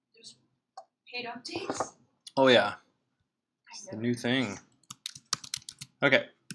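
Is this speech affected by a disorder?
No.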